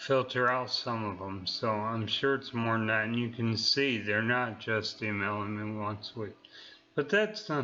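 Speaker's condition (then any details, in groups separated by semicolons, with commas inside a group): Neurological disease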